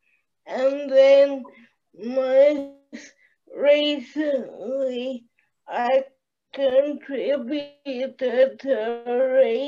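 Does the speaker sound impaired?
Yes: cerebral palsy.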